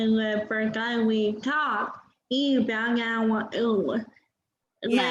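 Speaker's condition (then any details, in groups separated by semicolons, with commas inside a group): Cerebral palsy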